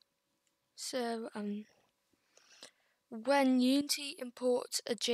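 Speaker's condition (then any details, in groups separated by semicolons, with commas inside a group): No condition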